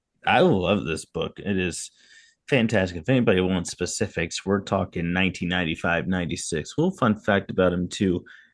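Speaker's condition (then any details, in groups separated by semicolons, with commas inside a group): No condition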